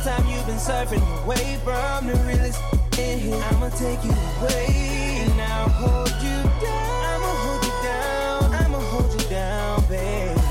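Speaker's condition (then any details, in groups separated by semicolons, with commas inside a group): No condition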